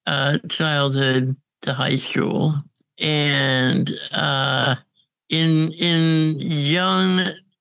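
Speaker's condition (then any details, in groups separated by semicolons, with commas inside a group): Congenital muscular dystrophy; uses ventilator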